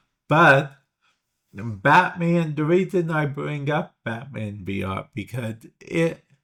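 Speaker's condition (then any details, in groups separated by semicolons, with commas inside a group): Cerebral palsy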